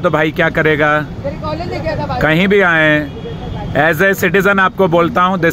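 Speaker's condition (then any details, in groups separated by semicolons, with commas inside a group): No condition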